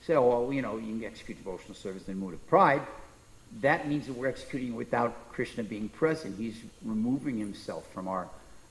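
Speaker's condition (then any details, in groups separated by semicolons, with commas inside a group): No condition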